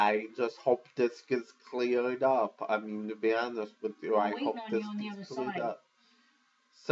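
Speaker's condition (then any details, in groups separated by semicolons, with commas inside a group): Cerebral palsy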